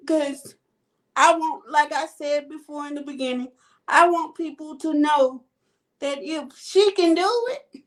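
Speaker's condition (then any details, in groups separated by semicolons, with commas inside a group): Cerebral palsy; quadriplegic type, all four limbs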